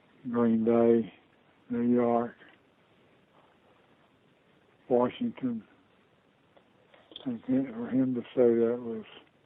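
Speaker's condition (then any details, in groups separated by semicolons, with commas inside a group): Parkinson's disease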